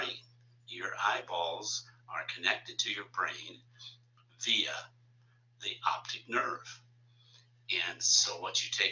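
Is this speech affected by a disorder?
No.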